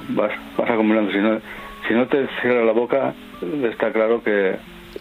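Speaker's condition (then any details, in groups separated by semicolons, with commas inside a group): Parkinson's disease; on Parkinson medication, possibly affecting impulse control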